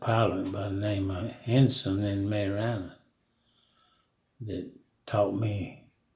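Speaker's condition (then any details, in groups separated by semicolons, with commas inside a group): Parkinson's; about 5 years since onset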